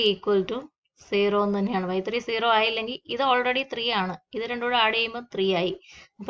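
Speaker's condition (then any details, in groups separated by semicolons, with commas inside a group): No condition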